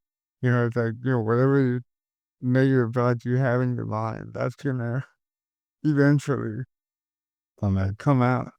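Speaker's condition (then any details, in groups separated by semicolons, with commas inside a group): Cerebral palsy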